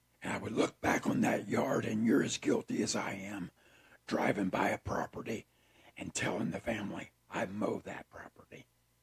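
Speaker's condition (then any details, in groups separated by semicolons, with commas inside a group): Throat cancer; tracheostomy tube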